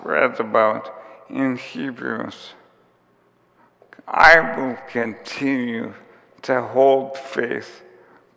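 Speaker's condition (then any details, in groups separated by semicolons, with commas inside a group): ALS; onset with tiredness and clumsiness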